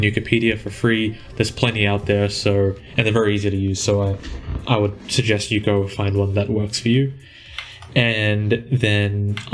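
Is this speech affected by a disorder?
No.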